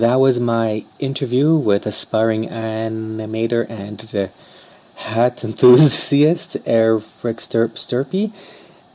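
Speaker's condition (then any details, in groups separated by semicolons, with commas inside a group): Stuttering; stutter since early childhood; stutters less while recording, more with recorder off or own voice muffled, stutters on 'animation'; repeated sounds, prolonged sounds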